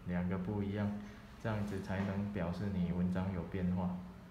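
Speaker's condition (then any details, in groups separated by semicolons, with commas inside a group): No condition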